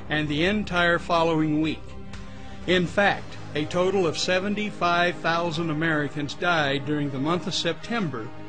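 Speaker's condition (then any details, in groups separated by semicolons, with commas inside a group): No condition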